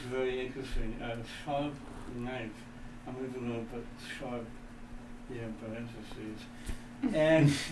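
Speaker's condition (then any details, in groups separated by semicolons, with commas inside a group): Cerebral palsy; speech impediment from condition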